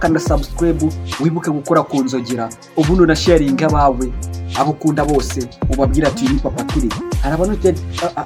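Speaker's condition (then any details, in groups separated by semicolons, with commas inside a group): No condition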